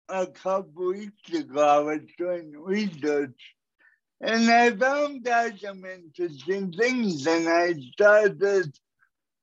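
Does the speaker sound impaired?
Yes: cerebral palsy; cerebral palsy from birth, 37 years with condition.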